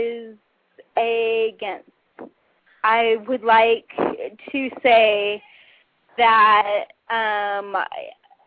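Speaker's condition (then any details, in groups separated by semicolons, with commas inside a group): Cerebral palsy; stutters from speech muscle spasms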